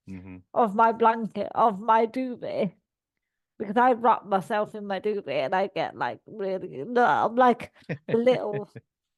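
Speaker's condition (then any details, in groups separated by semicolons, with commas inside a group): Cerebral palsy; all four limbs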